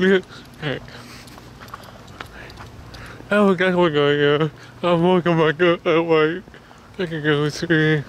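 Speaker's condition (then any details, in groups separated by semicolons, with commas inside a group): Cerebral palsy; body affected; speech disability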